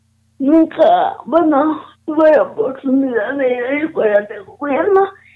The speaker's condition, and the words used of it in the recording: Cerebral palsy. Tengo ciertas dificultades al hablar, al moverme, al tocar las cosas, pero todo el ojo normal.